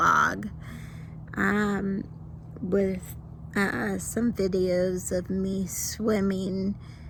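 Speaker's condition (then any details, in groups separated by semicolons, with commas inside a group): Mild cerebral palsy; mild form from birth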